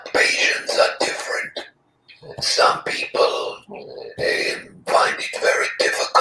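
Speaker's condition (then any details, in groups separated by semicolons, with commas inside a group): Laryngectomy after head and neck cancer; laryngectomy for head and neck cancer; after laryngectomy unable to speak or swallow well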